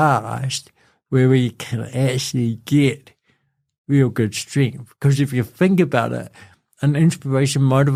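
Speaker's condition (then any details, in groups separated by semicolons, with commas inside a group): Cerebral palsy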